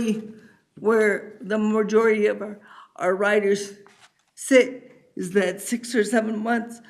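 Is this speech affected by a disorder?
Yes: cerebral palsy.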